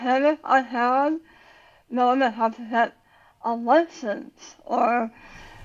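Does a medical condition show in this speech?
Yes: tongue cancer surgery.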